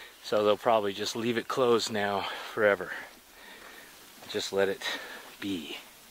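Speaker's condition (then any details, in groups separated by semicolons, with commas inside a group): No condition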